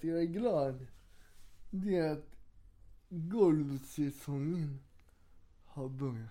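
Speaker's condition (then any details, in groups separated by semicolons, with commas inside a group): Cerebral palsy; has two wheelchairs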